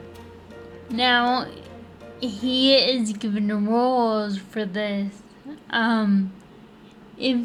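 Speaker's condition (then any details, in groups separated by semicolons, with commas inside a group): Friedreich's ataxia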